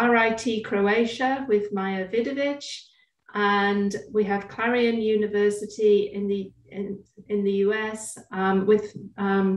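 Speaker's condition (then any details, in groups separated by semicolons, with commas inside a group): No condition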